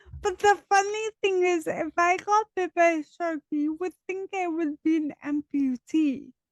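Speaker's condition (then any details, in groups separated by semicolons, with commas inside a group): Dystonia; diagnosed age 10, now 33, on medication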